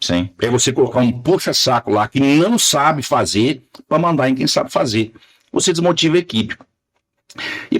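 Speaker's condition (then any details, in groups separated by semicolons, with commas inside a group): No condition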